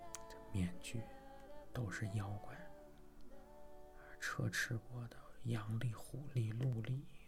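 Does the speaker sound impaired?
No.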